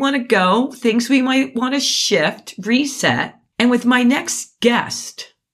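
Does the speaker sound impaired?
No.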